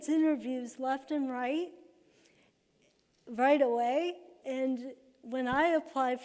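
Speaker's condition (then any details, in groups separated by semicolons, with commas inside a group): Cerebral palsy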